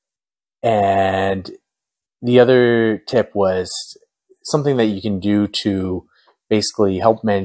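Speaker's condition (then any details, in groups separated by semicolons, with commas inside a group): No condition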